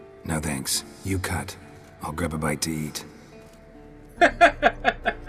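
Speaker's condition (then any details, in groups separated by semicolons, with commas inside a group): No condition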